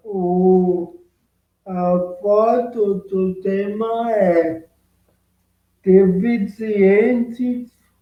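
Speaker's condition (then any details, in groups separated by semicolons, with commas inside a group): Cerebral palsy; present from birth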